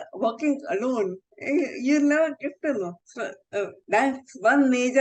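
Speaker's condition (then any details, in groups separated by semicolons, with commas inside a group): Cerebral palsy, mild; mild speech issue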